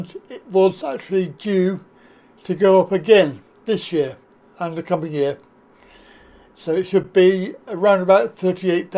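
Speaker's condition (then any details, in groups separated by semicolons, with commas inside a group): Cerebral palsy; back surgery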